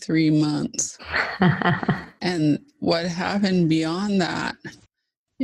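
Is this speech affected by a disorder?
Yes: ALS (Lou Gehrig's disease); fast progressing form.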